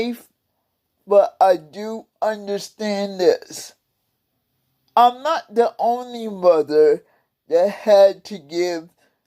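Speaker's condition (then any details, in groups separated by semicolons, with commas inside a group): Cerebral palsy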